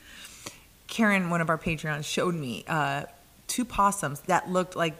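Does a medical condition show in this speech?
No.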